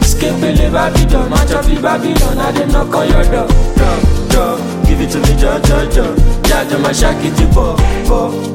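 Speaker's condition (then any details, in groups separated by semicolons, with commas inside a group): No condition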